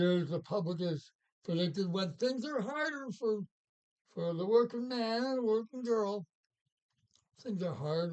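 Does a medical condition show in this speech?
Yes: Parkinson's.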